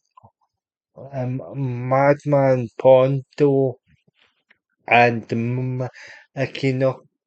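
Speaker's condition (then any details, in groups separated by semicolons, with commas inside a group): Cerebral palsy; unable to walk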